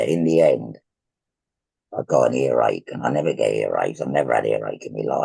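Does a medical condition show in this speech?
Yes: laryngectomy for laryngeal cancer.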